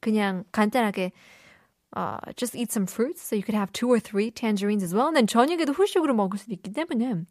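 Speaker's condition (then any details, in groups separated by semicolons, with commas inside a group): No condition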